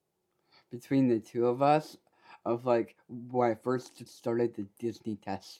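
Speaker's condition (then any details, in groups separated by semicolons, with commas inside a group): Down syndrome; able to do public speaking, able to express self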